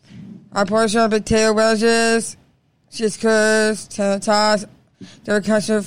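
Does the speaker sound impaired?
Yes: Down syndrome; congenital.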